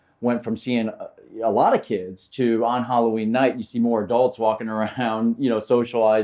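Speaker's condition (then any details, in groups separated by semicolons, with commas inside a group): No condition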